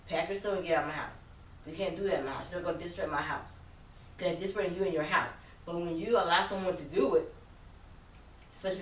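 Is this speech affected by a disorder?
No.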